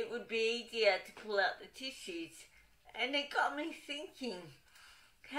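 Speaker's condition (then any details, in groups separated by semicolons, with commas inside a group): Cerebral palsy, dystonic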